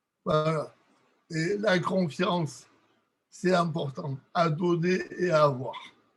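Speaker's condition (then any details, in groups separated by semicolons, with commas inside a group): Cerebral palsy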